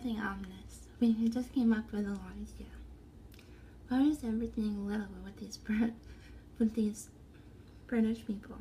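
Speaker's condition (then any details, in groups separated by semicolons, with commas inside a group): Essential tremor; brain implant for tremor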